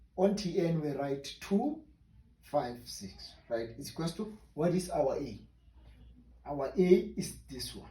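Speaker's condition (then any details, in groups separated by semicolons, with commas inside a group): No condition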